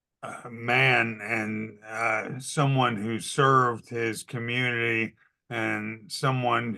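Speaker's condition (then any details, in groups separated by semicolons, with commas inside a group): ALS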